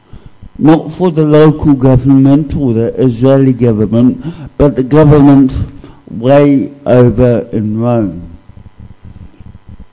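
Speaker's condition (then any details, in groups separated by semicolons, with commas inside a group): Cerebral palsy; discovered at age 2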